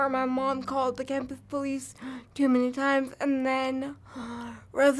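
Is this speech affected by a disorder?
Yes: cerebral palsy; from birth.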